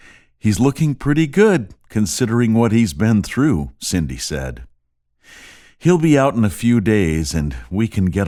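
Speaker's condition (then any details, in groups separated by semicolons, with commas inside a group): No condition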